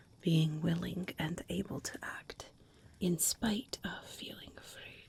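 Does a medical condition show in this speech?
No.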